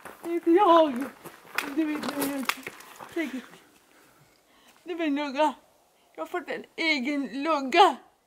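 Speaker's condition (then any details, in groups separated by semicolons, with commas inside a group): Dyskinetic cerebral palsy; dyskinetic form, severe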